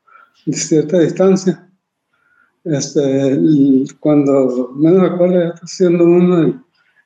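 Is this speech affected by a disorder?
Yes: Parkinson's disease; 23 years since onset.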